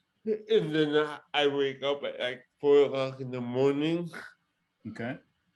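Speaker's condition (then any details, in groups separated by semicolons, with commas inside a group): Cerebral palsy; present from birth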